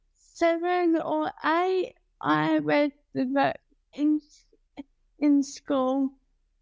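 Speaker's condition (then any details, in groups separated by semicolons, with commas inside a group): Cerebral palsy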